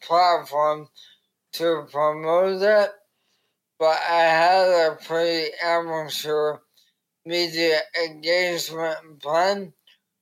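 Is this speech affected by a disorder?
Yes: ALS; diagnosed at 30, given 2-5 years, stem cell therapy in Korea, arms do not work, not locked in.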